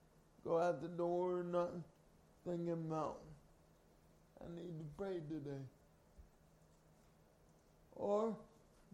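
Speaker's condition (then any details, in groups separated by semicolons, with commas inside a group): Cerebral palsy; carried everywhere by parents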